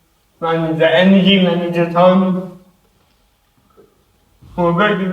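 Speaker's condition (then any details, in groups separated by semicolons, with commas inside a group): Cerebral palsy; affects hands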